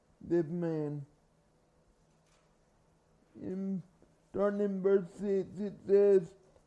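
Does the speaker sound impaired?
Yes: cerebral palsy; from birth.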